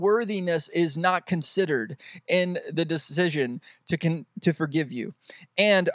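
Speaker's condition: No condition

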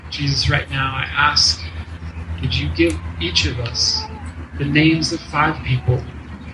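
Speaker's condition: No condition

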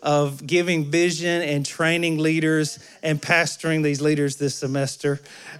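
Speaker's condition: No condition

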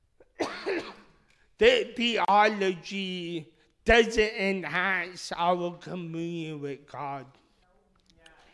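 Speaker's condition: Speech impediment; speech impediment since childhood, initially misdiagnosed

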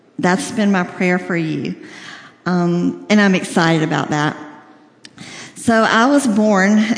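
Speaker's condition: Cleft lip and palate, severe

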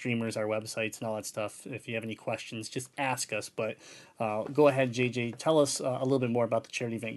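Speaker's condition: Cleft palate; congenital cleft palate

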